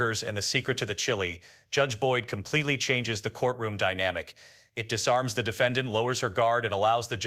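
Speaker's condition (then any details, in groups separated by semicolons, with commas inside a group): No condition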